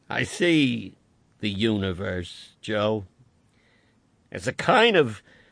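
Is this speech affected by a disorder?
No.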